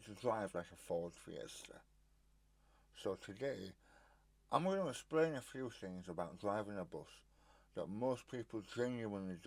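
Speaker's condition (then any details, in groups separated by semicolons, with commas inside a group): Stage 4 tongue cancer, hemiglossectomy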